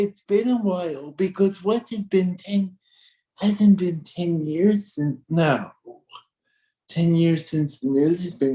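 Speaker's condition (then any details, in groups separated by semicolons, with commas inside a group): Cerebral palsy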